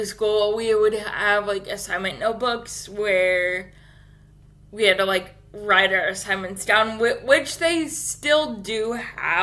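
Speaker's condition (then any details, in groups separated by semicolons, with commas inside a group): Cerebral palsy; infant ventilator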